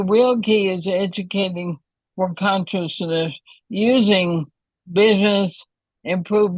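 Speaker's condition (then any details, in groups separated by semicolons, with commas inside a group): ALS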